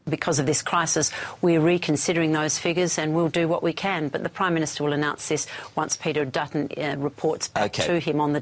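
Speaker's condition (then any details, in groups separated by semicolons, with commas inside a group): No condition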